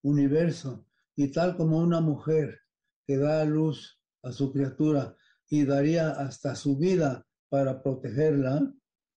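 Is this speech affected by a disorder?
Yes: Parkinson's disease; no tremor.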